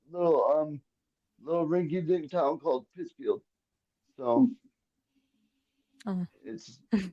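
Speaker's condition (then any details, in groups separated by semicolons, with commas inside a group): Cerebral palsy; quadriplegic from birth, brain injury from brain bleed at birth, arms and legs affected, cannot walk; relies on personal care attendants (PCAs) for getting around and daily care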